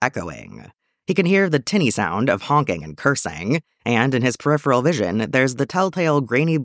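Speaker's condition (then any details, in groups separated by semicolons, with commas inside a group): No condition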